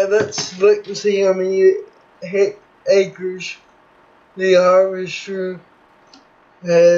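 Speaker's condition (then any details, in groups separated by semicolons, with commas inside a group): Cerebral palsy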